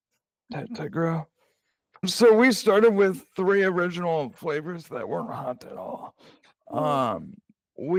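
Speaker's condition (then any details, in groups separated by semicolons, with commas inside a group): Cerebral palsy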